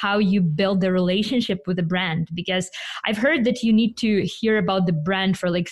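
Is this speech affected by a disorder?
No.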